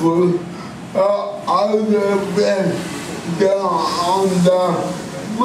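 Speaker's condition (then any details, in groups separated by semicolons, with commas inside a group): Cerebral palsy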